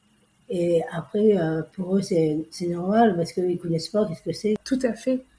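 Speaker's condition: Down syndrome; congenital

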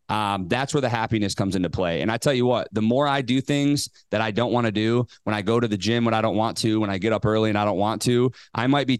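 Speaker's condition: No condition

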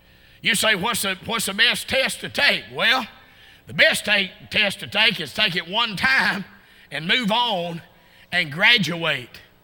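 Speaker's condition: No condition

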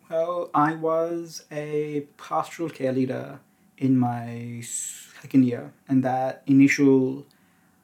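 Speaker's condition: Stutter; onset at age 3; prolonged sounds, blocks

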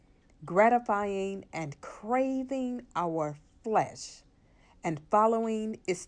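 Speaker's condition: No condition

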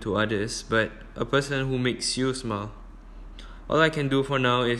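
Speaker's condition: No condition

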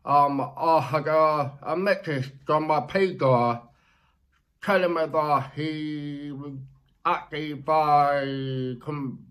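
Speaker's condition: Deafness; born deaf, childhood speech therapy at John Tracy speech therapy school in US, mother-supported, lip reads; relies on Google Meet live captions and lip reading during video call; very clear per host, sounds like late-deafened speaker, captions offered in case unclear

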